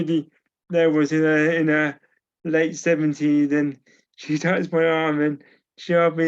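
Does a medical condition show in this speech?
Yes: cerebral palsy; from birth, uses wheelchair.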